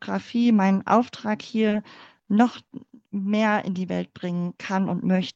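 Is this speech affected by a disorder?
Yes: cleft palate; speaking in front of class or using voice in speech never felt easy.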